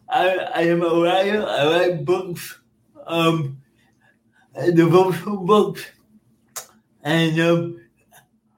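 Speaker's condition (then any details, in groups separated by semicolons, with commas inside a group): Cerebral palsy; speech impairments, speech therapy from age seven with jeff in orlando, school speaking device declined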